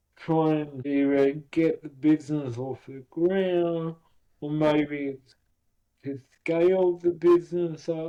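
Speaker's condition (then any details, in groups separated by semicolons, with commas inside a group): Cerebral palsy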